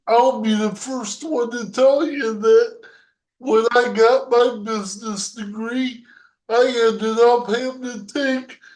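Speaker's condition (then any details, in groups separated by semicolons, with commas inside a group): Cerebral palsy; speech impairment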